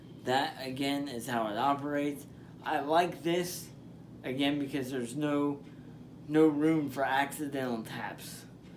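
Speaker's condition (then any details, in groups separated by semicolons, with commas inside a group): Spastic diplegia cerebral palsy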